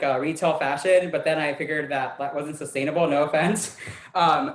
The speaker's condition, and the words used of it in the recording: No condition.